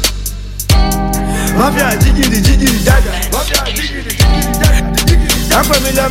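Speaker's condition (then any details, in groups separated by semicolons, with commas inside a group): No condition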